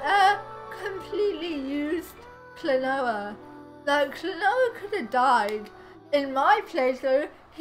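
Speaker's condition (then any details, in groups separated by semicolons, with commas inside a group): Cerebral palsy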